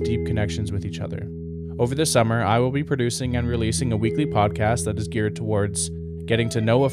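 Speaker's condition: No condition

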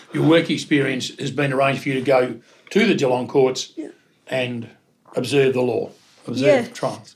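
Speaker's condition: No condition

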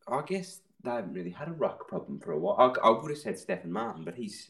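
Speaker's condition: No condition

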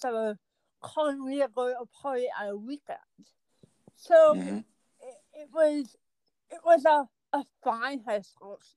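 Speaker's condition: Cerebral palsy; speech affected

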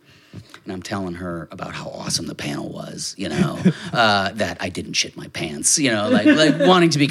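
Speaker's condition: No condition

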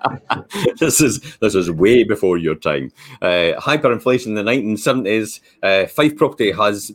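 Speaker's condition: No condition

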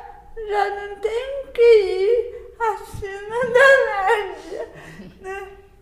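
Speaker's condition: Cerebral palsy; listeners sometimes misunderstand words, difficulty with punctuation when writing

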